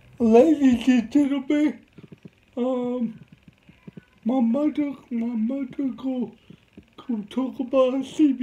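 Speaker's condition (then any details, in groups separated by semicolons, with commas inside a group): Cerebral palsy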